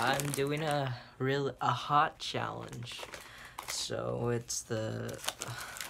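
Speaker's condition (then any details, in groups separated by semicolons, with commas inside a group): No condition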